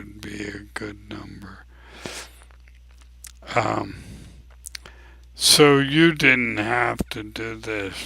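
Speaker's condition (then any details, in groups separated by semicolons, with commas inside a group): ALS; abnormally slow voice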